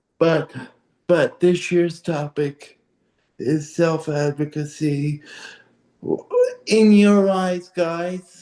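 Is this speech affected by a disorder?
Yes: cerebral palsy.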